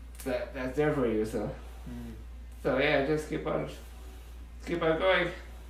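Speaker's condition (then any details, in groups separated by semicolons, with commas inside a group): Muscular dystrophy; diagnosed around age 6 or 7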